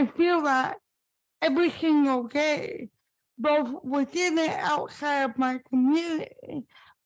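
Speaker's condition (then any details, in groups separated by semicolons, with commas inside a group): Spastic cerebral palsy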